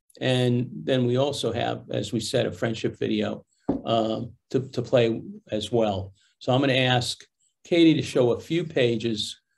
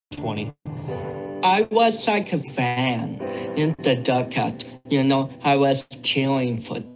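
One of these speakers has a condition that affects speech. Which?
The second: cerebral palsy.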